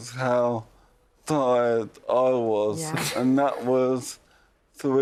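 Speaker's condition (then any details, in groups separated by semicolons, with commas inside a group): Motor neurone disease; sounds different now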